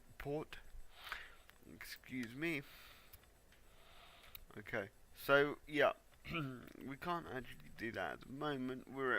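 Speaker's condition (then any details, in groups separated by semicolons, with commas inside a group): Cerebral palsy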